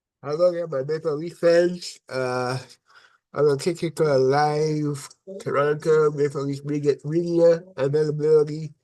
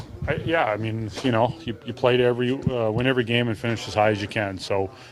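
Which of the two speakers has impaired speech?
The first: cerebral palsy; from birth, affects brain and body muscles.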